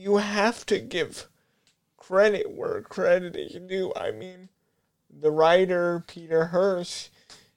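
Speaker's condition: Cerebral palsy; brain disorder, brain injury

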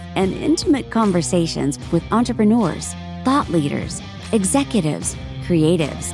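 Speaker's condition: No condition

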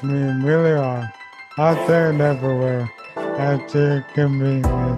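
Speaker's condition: ALS; speech and eventually breathing

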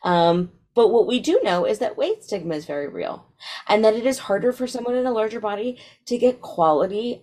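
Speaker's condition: No condition

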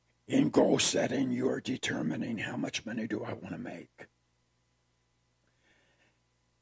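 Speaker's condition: Partial laryngectomy; laryngeal cancer, recurring tumor paralyzing vocal cords, repeated surgeries, emergency half voice box removal, tracheostomy tube; about 20 years since sudden onset, speech still self-described as unusual; sudden painless near-whisper at onset, no speech after laryngectomy, taught to speak with tracheostomy tube

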